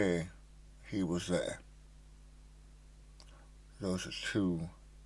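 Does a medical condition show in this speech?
Yes: stage 4 tongue cancer, hemiglossectomy.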